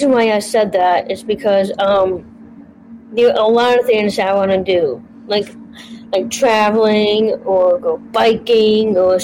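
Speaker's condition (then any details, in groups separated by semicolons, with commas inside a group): Down syndrome; trisomy 21, congenital; age 32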